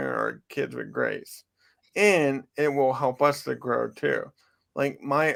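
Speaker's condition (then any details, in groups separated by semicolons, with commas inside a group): Cerebral palsy; from birth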